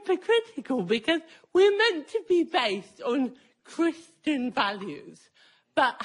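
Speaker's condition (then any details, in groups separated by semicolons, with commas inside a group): Cerebral palsy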